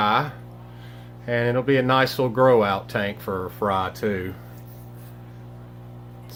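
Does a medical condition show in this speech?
No.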